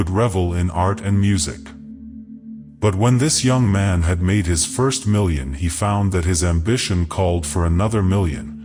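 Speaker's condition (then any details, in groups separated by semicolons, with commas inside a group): No condition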